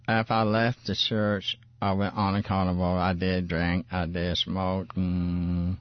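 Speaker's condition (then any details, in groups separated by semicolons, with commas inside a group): Parkinson's disease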